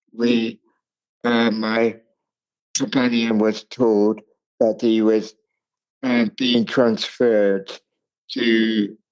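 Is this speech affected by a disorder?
Yes: cerebral palsy; speech impairment.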